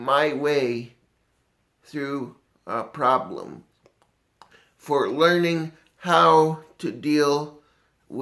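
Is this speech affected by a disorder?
Yes: cerebral palsy.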